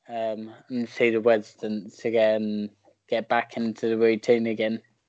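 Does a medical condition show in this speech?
Yes: cerebral palsy.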